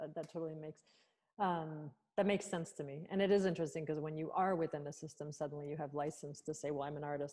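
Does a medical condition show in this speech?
No.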